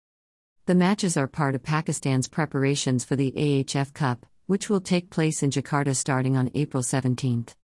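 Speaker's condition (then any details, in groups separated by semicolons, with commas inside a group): No condition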